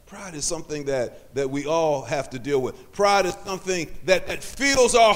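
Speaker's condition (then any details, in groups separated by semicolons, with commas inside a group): No condition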